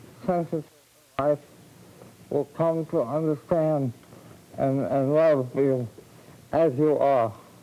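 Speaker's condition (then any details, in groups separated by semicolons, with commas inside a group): Cerebral palsy; from birth, paints with brush in mouth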